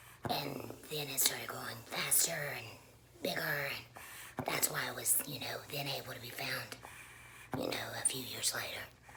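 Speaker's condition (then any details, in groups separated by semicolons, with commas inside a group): Laryngectomy; hoarse after intubation, speech therapy helped little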